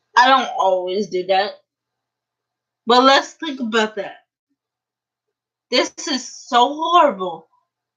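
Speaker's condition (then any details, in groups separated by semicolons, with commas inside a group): Cerebral palsy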